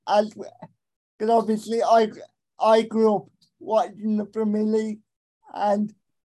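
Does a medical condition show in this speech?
Yes: cerebral palsy; arms affected, left hand usable, right hand basically useless; able to communicate, stutters a lot, worse when distracted by several things.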